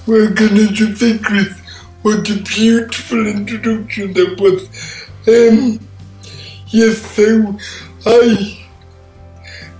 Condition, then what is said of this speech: Cerebral palsy. I find because my speech can take a while to catch on.